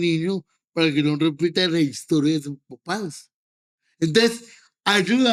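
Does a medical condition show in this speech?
Yes: cerebral palsy.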